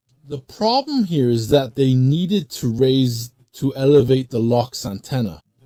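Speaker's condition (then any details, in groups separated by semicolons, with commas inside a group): No condition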